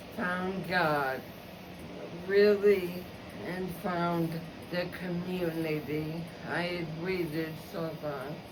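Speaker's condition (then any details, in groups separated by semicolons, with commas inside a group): ALS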